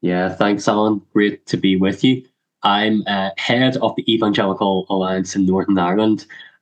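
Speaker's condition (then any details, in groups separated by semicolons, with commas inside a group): Cleft lip and palate; much speech therapy in childhood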